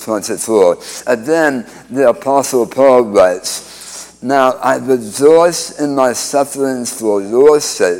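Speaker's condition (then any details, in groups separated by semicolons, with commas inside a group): Speech impediment after cancer surgery; failed immunotherapy at Dana-Farber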